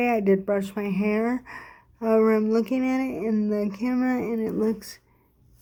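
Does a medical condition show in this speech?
Yes: cerebral palsy.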